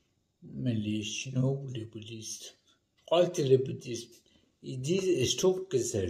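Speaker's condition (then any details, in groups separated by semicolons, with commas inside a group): Primary progressive multiple sclerosis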